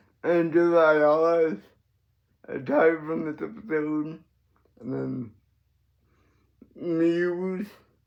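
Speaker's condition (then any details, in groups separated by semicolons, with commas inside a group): Cerebral palsy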